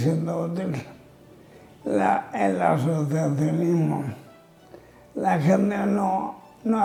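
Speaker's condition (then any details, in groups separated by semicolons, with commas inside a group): Amyotrophic lateral sclerosis (ela)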